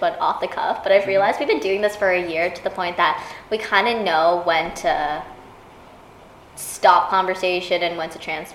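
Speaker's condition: No condition

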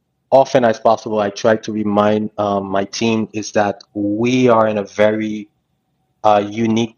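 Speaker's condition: No condition

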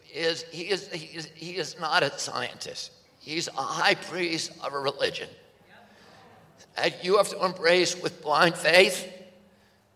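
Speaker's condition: Spasmodic dystonia; likely from flu vaccine

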